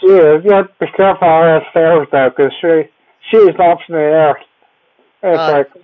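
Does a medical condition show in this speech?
Yes: cerebellar ataxia; gets around with walker, team helps up and down stairs.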